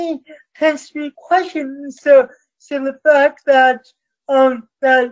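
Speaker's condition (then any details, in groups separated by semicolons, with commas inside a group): Cerebral palsy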